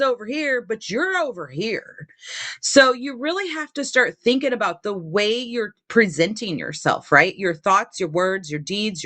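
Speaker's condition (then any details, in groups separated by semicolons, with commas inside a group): No condition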